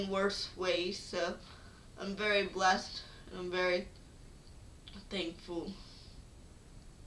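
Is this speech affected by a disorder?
Yes: cerebral palsy; affects speech.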